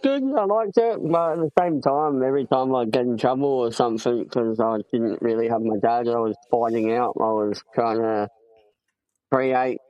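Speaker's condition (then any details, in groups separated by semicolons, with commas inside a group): Cleft palate; congenital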